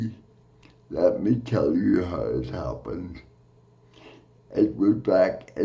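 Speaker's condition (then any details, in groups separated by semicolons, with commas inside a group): Cerebral palsy; from birth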